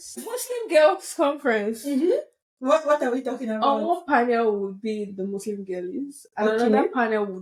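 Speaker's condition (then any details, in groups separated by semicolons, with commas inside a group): No condition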